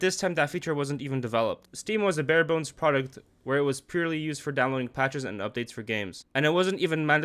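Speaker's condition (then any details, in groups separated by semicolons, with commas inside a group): No condition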